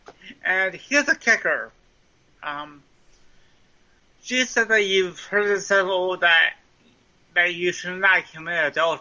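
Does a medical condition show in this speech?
Yes: cerebral palsy; mild form, lifelong since childhood, trouble writing, slow running, mile took 21 minutes, school accommodations; speech impediment present during recording; sounds like Wendy's drive-through speaker box, may sound drunk.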